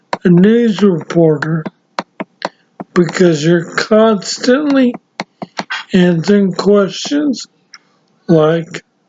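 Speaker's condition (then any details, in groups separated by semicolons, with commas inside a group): Severe traumatic brain injury; severe, caused by car wreck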